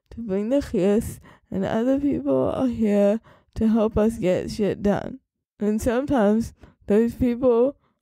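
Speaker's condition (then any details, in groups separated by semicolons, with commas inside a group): Cerebral palsy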